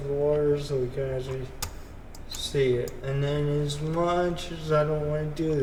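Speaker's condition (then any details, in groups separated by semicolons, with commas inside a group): Cerebral palsy; only one hand usable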